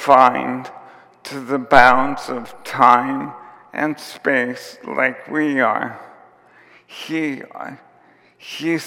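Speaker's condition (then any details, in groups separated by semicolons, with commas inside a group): ALS; onset with tiredness and clumsiness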